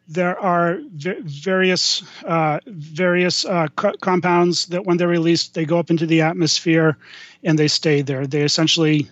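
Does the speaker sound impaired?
Yes: stuttering; lifelong stutter; may freeze up mid-speech, then gets back on a roll; here repeated sounds, repeated words, prolonged sounds.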